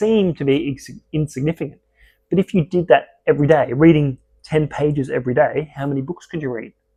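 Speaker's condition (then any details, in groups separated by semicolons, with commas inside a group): No condition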